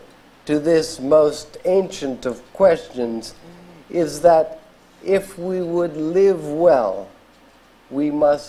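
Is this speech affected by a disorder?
Yes: ALS; diagnosed eight years ago, at age 35.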